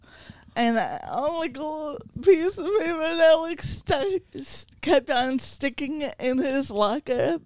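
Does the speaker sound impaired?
Yes: cerebral palsy.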